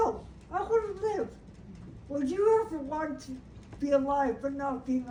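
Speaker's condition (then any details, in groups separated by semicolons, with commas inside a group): Brain injury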